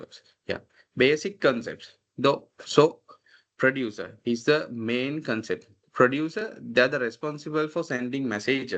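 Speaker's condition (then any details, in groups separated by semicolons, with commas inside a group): No condition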